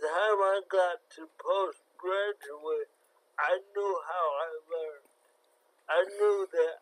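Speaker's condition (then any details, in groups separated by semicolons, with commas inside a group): Cerebral palsy; born very premature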